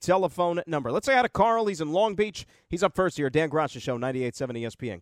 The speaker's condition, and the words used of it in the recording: None; typical speech.